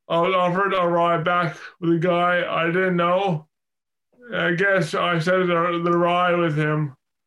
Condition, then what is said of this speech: Dysarthria. There used to be a lot of words in the early days, but I have a lot of coaching, Mom.